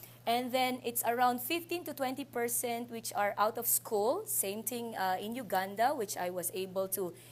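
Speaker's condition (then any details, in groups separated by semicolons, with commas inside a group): No condition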